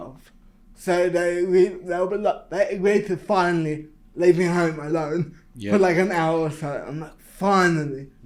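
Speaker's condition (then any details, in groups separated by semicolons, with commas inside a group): Cerebral palsy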